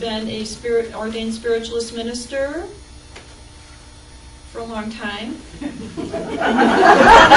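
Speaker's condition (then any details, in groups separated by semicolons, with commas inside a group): No condition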